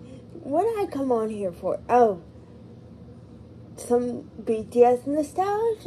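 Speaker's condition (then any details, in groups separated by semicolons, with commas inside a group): Cerebral palsy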